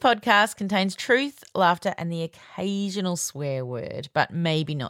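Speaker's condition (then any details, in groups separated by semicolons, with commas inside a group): No condition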